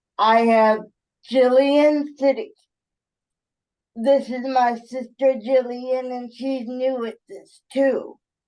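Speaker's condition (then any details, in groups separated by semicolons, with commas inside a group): Cerebral palsy; uses wheelchair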